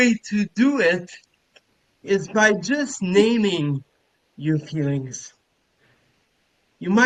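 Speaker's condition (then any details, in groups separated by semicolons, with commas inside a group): Cerebral palsy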